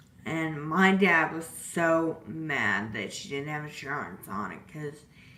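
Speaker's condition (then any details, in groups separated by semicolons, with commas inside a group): Disability causing slurred speech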